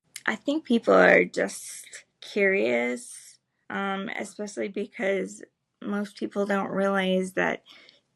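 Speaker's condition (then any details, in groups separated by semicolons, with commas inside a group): Cerebral palsy, spastic; able to speak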